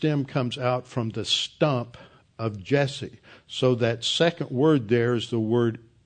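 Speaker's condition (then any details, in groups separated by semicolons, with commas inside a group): No condition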